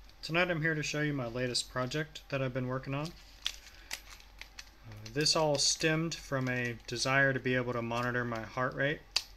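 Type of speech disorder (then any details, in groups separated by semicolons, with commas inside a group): None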